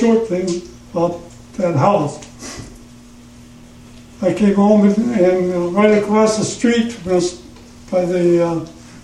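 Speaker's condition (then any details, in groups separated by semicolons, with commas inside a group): Parkinson's; trouble in the throat when speaking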